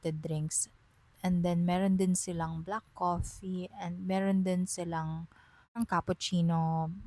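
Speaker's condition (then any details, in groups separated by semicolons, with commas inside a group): No condition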